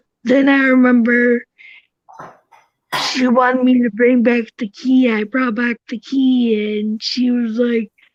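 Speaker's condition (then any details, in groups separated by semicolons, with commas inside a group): Cerebral palsy; tracheotomy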